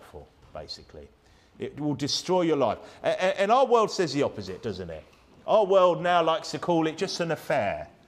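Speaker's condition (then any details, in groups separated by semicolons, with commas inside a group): No condition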